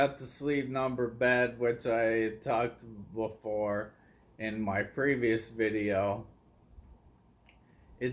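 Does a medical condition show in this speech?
Yes: ALS.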